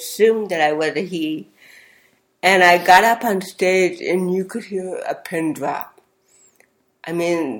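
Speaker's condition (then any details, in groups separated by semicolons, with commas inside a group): Cerebral palsy; speech therapy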